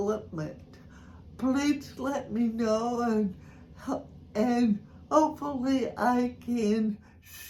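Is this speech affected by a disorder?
Yes: cerebral palsy.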